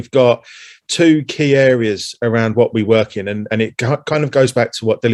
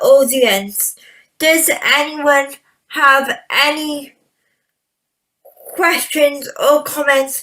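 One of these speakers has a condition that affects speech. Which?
The second: cerebral palsy; electric wheelchair user.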